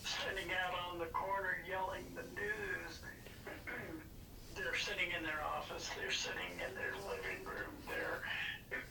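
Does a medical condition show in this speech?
Yes: Parkinson's disease; diagnosed 5-6 years ago, hand tremors, deep brain stimulation both sides, first 1.5 years ago.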